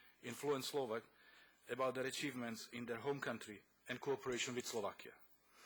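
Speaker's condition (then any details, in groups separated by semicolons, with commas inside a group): No condition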